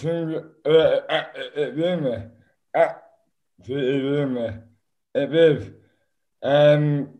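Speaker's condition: Dystonia; neurological movement disorder, caused by repeated rugby concussions and head knocks, affects speech and hands; slurred speech as first symptom, hands later involuntarily affected

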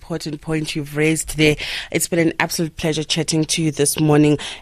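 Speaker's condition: No condition

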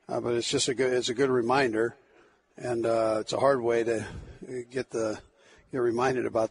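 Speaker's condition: No condition

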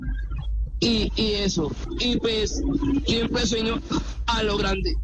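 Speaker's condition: Down syndrome; 24 years old

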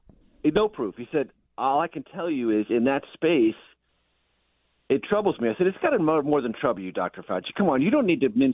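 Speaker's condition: No condition

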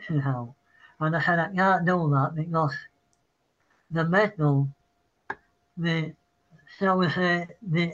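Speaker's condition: Parkinson's; apologizes mid-sentence

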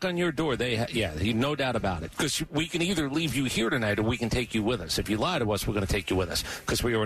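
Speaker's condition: No condition

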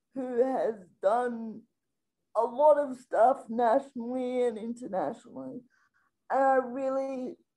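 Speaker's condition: Spastic quadriplegic cerebral palsy

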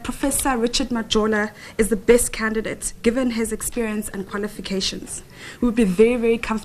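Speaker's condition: No condition

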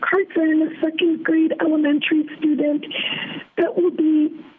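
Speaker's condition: No condition

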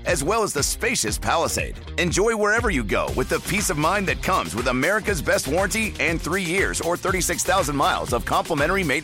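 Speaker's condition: No condition

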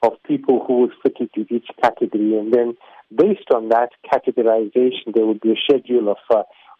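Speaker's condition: No condition

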